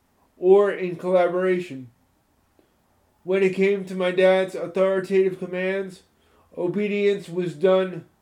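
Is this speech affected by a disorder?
Yes: spastic cerebral palsy, moderate; from spinal meningitis, born 2 months premature, four childhood surgeries, weekly physical, occupational therapy; in childhood froze under stress, could not speak or defend self verbally.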